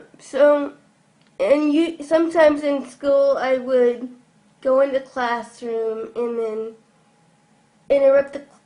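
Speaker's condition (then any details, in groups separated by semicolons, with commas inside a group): Cerebral palsy; from birth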